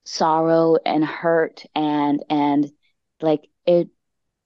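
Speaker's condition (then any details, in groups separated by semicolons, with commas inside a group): Stuttering; discloses stutter at start of conversations; repeated sounds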